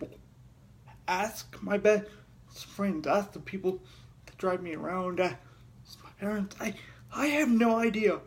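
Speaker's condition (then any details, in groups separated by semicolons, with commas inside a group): Cerebral palsy; heavily altered breathing patterns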